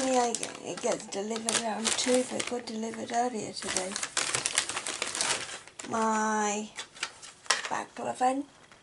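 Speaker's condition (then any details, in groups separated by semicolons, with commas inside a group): Cerebral palsy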